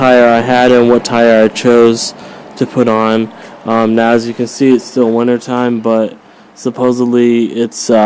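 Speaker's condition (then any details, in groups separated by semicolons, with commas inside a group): No condition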